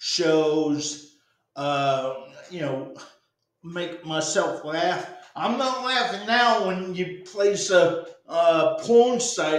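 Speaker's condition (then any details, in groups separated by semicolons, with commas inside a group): Cerebral palsy; speech may sound drunk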